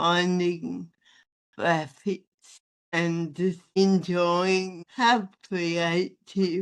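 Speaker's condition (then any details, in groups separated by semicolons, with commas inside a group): Athetoid spastic cerebral palsy; athetoid spastic type, involuntary movement throughout body, mainly arms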